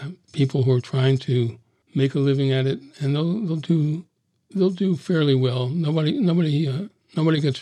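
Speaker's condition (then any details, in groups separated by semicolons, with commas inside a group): Parkinson's disease; Parkinson's disease diagnosed at age 62; Parkinson's progressing rapidly, fatal a few months after recording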